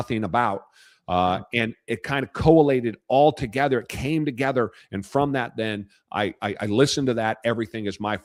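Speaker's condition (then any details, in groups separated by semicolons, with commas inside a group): No condition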